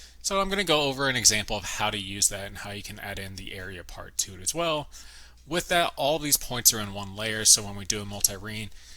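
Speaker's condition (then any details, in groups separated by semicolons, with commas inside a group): No condition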